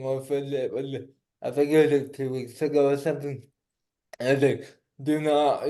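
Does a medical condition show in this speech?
Yes: cerebral palsy.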